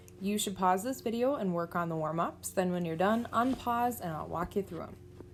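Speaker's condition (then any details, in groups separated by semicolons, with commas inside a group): No condition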